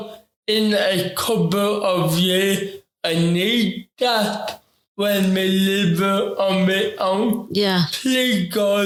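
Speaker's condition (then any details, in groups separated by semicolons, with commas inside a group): Ataxic cerebral palsy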